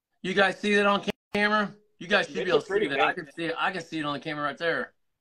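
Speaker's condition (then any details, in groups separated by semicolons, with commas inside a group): No condition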